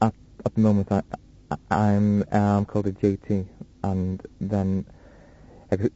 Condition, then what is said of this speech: Stuttering. But if I've got a small room like this and a tape recorder behind me, it might be a little bit worse.